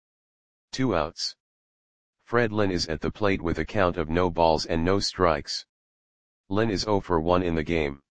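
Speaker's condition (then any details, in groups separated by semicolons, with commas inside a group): No condition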